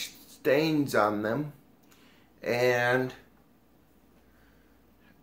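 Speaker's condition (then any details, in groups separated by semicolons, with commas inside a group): Cerebral palsy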